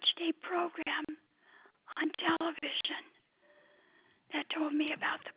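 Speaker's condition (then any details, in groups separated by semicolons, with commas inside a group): Speech difficulty; trouble speaking, speaking is tiring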